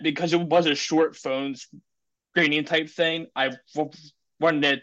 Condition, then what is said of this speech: Stuttering. Though I may look tense, it's just me getting stuck.